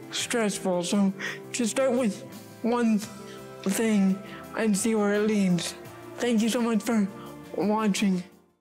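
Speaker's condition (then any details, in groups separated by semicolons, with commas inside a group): Cerebral palsy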